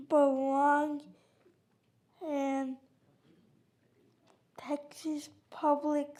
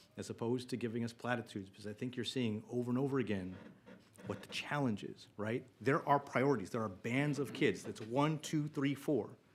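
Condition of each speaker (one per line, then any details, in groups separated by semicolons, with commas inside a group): Cerebral palsy; uses power wheelchair
No condition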